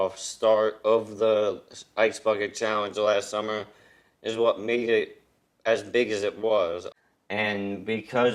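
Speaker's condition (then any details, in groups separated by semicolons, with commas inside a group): ALS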